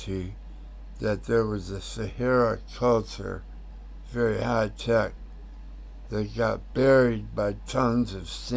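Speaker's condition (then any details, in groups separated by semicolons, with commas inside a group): Tongue cancer; tongue tumor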